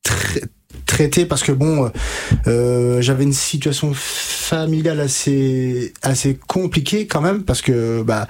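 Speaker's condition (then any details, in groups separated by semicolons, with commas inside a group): Stuttering; onset at 5 to 6 years, no childhood speech therapy, therapy begun at 20, age 33; 27 to 28 years since onset, years of therapy with stuttering specialist Catherine Daubier, Nancy; blocks and repetitions, fluency techniques learned, much worse ages 5 to 20, could not finish sentences; repeated sounds, blocks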